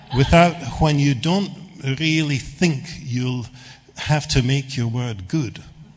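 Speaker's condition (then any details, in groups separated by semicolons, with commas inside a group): No condition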